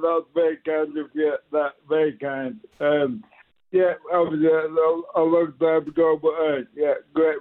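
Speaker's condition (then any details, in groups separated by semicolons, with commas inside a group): Motor neuron disease; diagnosed about 3 years ago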